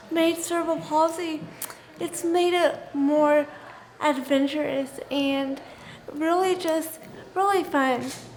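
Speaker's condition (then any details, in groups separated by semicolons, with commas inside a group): Cerebral palsy; from birth, uses walker; 18 years old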